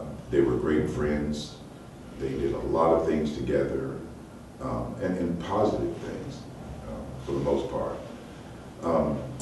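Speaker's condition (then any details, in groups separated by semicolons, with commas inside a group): No condition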